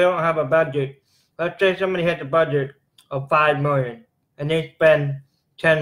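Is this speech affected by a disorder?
Yes: cerebral palsy.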